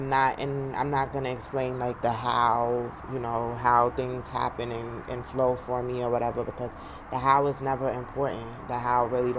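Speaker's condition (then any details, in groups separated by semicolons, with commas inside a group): No condition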